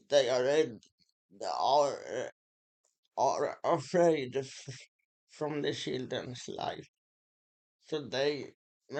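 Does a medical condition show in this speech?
Yes: muscular Parkinson.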